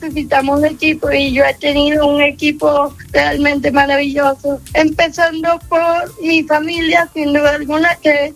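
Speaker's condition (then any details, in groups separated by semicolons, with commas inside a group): Cerebral palsy; from birth, motor involvement only, no cognitive involvement, mobility affected since early childhood; ability to speak fluently affected since early childhood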